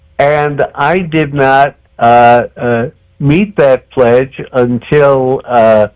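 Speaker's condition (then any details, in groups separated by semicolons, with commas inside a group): Cerebral palsy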